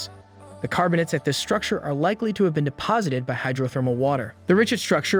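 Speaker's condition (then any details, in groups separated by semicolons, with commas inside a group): No condition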